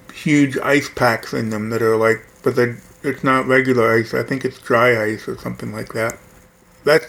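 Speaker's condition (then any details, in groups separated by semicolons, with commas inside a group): Hearing loss; implant within last few years, hears much more speech, music enjoyed less, left ear not implanted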